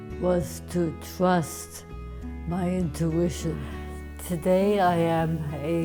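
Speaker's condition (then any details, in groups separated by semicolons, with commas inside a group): ALS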